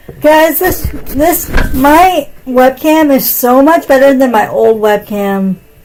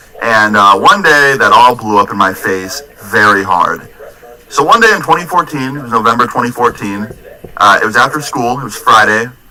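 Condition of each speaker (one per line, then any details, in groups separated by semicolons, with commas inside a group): Cerebral palsy, spastic; from birth, muscle spasms
No condition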